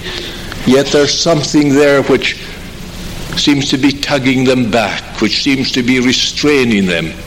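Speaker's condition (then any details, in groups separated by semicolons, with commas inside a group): No condition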